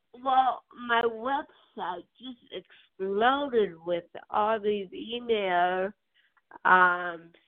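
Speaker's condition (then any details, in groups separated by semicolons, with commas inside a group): Cerebral palsy; birth onset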